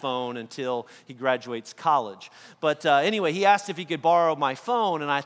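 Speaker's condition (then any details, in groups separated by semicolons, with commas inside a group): No condition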